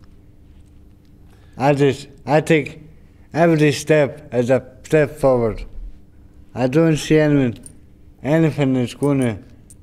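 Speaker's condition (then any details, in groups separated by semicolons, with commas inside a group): Brain injury; mild speech impediment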